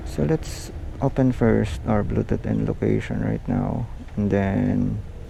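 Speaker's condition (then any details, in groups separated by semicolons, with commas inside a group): No condition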